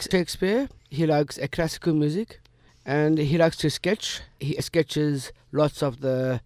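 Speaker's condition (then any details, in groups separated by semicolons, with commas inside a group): Down syndrome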